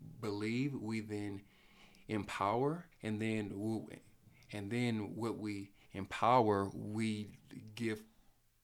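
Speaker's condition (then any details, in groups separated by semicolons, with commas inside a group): Stuttering; only stutterer on either mother's or father's side of family; still stutters; stutters when talking, speech problem audible, cannot be hidden when speaking; prolonged sounds, blocks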